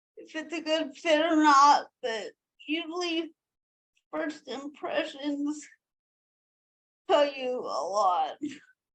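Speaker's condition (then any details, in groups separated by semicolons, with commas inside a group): Cerebral palsy; from birth, 42 surgeries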